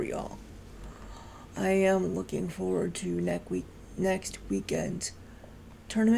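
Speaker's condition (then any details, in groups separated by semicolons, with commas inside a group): Cerebral palsy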